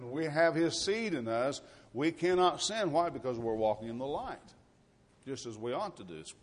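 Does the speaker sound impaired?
No.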